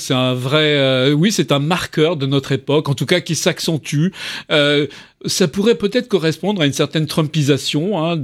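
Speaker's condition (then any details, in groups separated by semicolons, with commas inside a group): No condition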